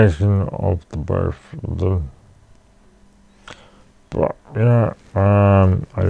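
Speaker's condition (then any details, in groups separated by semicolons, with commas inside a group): Cerebral palsy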